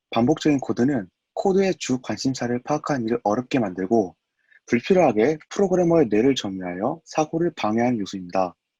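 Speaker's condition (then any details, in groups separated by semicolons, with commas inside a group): No condition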